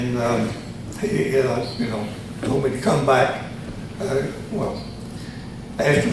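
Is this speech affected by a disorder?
Yes: tongue cancer surgery; both sides of tongue.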